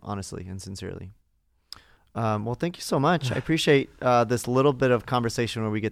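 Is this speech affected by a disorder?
No.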